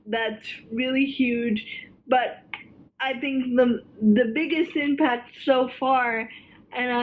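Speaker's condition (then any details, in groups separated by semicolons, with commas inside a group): Cerebral palsy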